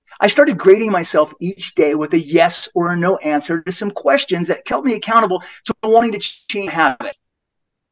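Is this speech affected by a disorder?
No.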